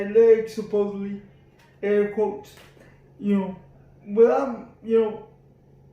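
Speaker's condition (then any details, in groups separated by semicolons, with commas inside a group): Cerebral palsy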